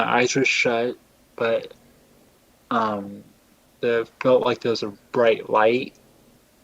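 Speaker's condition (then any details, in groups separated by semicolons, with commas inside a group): Cerebral palsy; caused by brain fluid pockets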